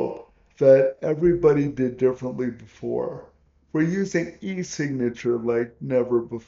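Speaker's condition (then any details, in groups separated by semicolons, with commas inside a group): Cerebral palsy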